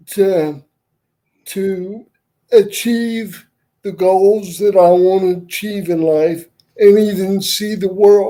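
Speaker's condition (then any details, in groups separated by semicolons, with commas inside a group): Cerebral palsy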